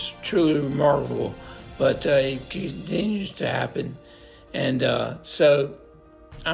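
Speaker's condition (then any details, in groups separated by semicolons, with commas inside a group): Multiple system atrophy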